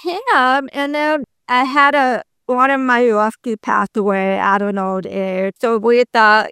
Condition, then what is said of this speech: Deafness. Yeah, I had a helper, but I think you speak very well.